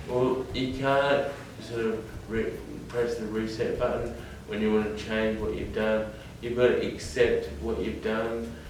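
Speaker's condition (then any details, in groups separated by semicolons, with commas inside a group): Brain injury; acquired, fall from height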